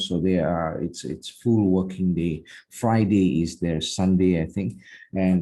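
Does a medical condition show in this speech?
No.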